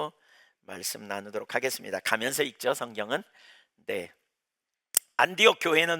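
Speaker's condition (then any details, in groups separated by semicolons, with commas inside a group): No condition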